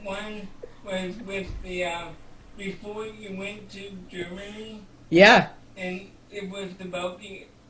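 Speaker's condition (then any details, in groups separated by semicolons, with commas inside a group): Cerebral palsy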